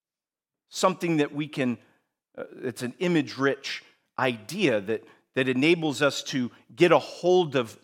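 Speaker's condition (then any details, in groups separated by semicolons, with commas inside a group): No condition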